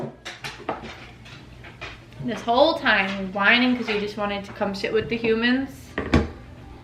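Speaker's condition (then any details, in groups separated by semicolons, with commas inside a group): No condition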